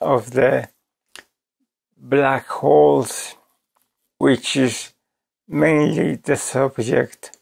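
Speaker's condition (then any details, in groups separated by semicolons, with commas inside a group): ALS; voice severely damaged, hard to understand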